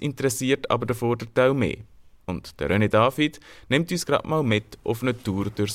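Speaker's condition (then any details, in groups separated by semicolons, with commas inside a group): No condition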